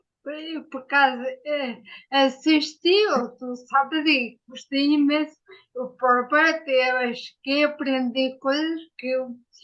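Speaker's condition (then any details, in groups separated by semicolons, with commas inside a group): Ataxia; acquired, brain injury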